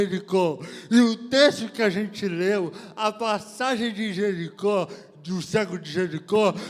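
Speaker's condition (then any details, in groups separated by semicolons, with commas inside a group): Cerebral palsy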